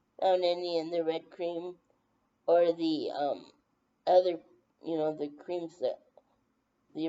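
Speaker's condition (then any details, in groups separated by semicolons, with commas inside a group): Brain injury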